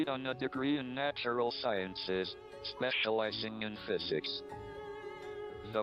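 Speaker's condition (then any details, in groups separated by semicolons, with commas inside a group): Amyotrophic lateral sclerosis, speech-generating device; wheelchair user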